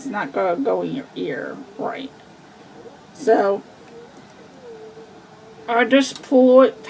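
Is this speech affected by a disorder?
Yes: cerebral palsy.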